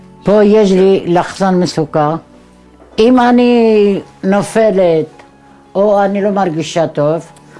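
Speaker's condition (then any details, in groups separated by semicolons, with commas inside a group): No condition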